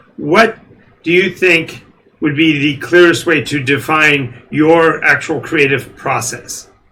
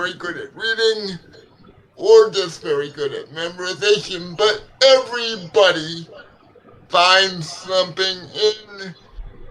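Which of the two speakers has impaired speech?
The second: cerebral palsy; legs affected.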